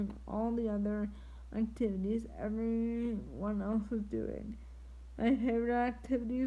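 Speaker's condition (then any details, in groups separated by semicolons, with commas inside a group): Triplegic cerebral palsy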